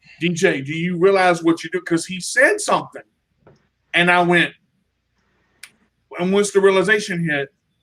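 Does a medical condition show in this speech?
No.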